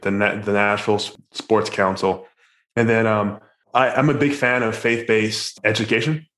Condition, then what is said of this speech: Stuttering. Some people are gifted in like speaking. I'm not. I have a horrible stutter.